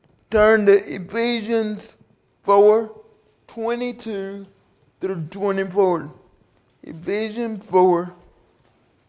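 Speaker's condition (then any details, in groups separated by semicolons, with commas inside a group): Cerebral palsy; from birth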